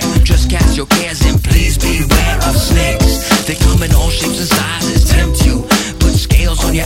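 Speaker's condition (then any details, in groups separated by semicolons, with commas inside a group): No condition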